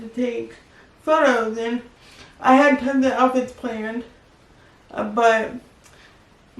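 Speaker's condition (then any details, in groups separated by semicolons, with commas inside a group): Cerebral palsy; wheelchair user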